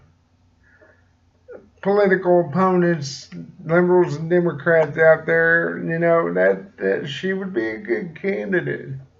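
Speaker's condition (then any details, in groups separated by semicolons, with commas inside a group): Cerebral palsy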